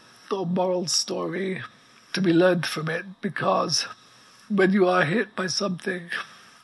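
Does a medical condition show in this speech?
Yes: ALS; progressive neuromuscular illness, effectively quadriplegic.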